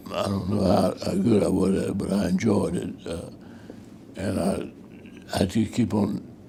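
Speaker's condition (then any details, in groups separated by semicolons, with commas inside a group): Parkinson's disease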